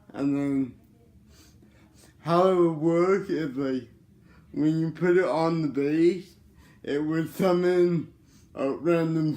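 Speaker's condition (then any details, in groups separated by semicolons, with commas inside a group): Cerebral palsy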